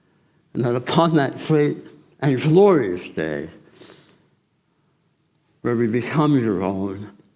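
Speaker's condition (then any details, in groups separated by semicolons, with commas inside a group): Tongue cancer surgery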